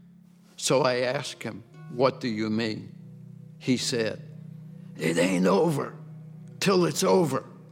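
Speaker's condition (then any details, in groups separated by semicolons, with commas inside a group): ALS (Lou Gehrig's disease); degenerative, worsening over time, eventually affects swallowing, chewing, breathing, no known cause, no cure; over 10 years since diagnosis, initial prognosis 2 to 5 years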